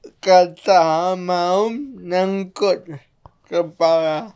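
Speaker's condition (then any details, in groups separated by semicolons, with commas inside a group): Cerebral palsy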